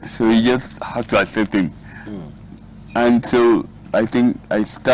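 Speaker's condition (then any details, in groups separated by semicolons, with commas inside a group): Cerebral palsy; speech therapy, speech improved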